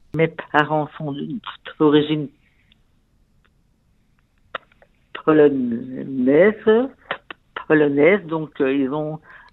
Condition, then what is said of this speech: Stuttering. Donc, euh, j'ai toujours euh, difficile, voilà, disons que il me prend, enfin, en, fait, cela me prend du temps.